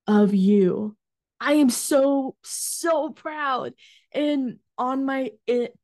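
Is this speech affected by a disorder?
Yes: stuttering; fear of speaking in front of groups, school accommodations for presenting projects, found national stuttering association; stumbles on own name, now stutters freely without guarding speech; here repeated sounds, repeated words.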